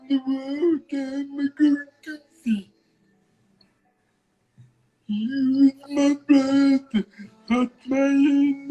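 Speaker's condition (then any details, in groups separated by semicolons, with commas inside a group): Cerebral palsy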